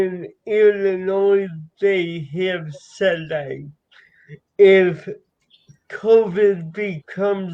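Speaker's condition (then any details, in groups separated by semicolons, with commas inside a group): Cerebral palsy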